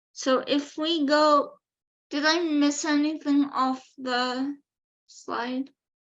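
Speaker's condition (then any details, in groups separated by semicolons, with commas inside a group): Cerebral palsy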